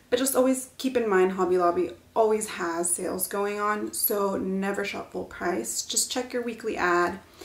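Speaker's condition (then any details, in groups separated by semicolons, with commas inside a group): No condition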